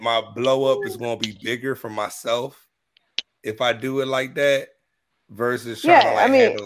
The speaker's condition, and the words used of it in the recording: No condition.